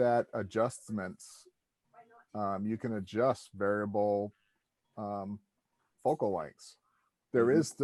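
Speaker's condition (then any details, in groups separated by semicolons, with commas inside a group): No condition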